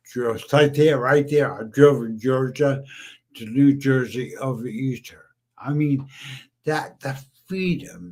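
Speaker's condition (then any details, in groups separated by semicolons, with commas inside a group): Brain injury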